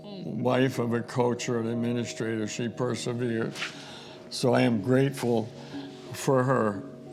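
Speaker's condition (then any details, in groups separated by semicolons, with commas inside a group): ALS; diagnosed almost two years ago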